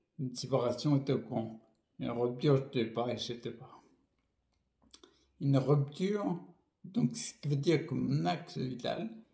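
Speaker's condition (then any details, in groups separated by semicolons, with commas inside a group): Primary progressive multiple sclerosis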